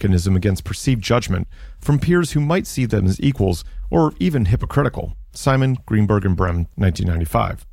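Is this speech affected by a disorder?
No.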